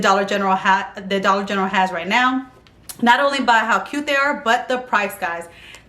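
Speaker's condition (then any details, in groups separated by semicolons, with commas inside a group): No condition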